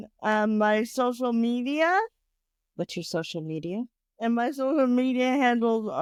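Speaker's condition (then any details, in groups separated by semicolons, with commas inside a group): Cerebral palsy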